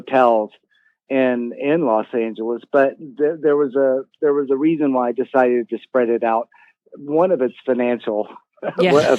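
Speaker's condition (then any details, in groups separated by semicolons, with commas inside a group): No condition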